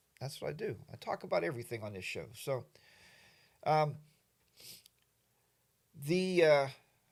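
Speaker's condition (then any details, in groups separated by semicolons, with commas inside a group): No condition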